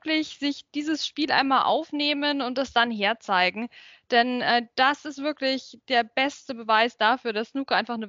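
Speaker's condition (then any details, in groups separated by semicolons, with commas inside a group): No condition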